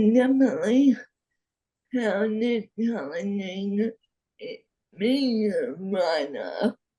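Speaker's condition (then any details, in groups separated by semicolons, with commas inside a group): Friedreich's ataxia; speech impairment, worsened over time, briefly used speech software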